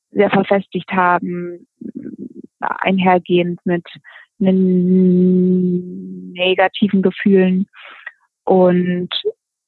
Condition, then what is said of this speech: Stuttering. Aber innerlich stotter ich schon noch wahnsinnig viel und häufig und das ist okay.